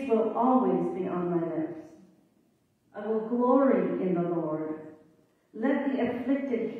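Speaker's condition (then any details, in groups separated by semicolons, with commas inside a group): No condition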